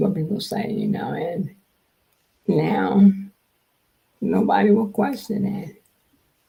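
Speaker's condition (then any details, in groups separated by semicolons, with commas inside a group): Multiple sclerosis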